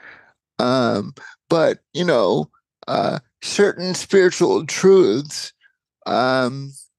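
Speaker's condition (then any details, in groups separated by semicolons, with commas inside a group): Cerebral palsy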